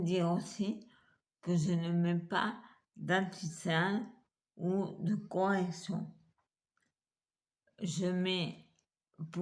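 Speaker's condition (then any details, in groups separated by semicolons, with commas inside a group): Multiple sclerosis; wheelchair, hand difficulties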